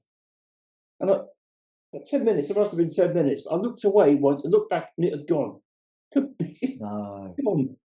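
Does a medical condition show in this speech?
No.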